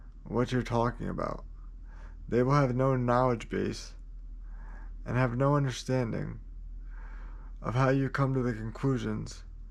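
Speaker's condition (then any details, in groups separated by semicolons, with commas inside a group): Cerebral palsy, spastic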